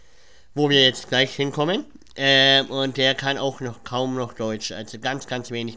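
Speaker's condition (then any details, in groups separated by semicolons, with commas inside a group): Cleft palate; speech impediment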